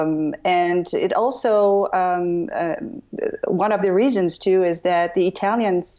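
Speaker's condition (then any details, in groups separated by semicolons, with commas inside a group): No condition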